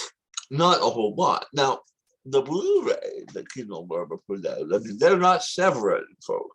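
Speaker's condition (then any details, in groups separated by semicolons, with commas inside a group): Tongue cancer surgery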